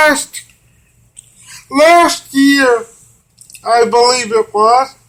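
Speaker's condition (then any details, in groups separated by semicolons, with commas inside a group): Cerebral palsy; from birth; physical therapy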